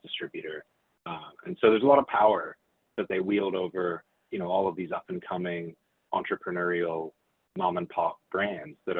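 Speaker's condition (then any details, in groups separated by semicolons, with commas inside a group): No condition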